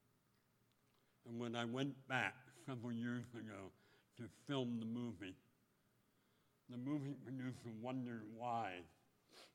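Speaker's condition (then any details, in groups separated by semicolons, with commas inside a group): Speech impediment; voicing with clothespin on nose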